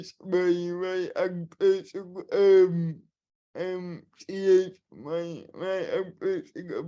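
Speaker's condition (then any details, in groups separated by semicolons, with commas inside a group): Cerebral palsy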